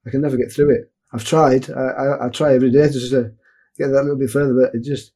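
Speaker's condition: Parkinson's; has attended speech therapy classes

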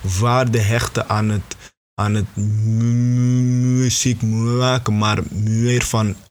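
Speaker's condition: Stuttering; stuttering since age five, past logopedie (speech therapy), stopped therapy; fluctuating severity, ups and downs; stutters sometimes a lot, stutter not heard in rap track, fluent when rapping or singing; repeated sounds, prolonged sounds

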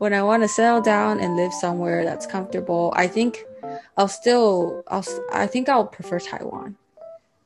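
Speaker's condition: No condition

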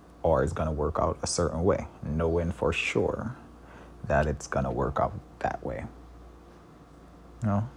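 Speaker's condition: No condition

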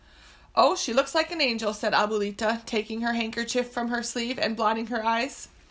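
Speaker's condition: No condition

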